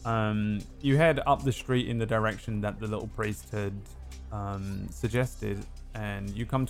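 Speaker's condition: No condition

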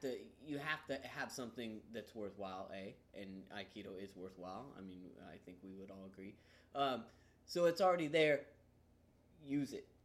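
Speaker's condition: No condition

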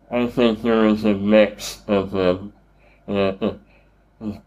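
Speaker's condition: Treacher Collins syndrome; congenital, cleft palate and jaw surgeries, tracheostomy, deaf three years, bone conduction hearing aids, speech therapy; voice distorted, some cannot understand, worse on telephone, repeating takes energy, intelligible after years of therapy

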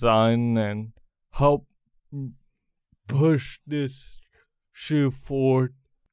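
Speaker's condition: Cerebral palsy; congenital

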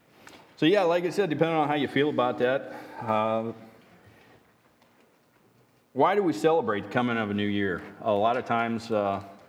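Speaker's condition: No condition

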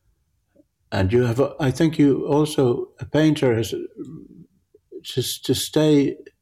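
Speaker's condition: Parkinson's; grouped objects merge together

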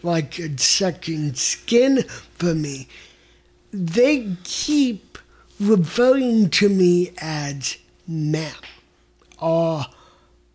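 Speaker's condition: Mild cerebral palsy; unconsciously spits when talking, slightly higher-pitched than typical male voice, voice reveals disorder, mistaken for drunk

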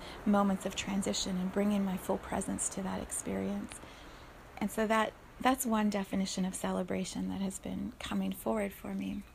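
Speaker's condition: No condition

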